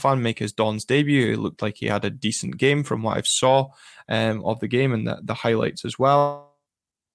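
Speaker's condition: No condition

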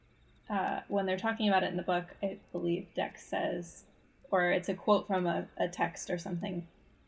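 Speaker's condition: No condition

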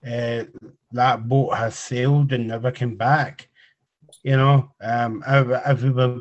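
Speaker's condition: Cerebral palsy

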